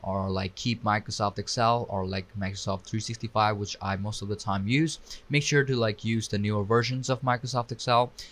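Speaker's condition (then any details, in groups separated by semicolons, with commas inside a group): No condition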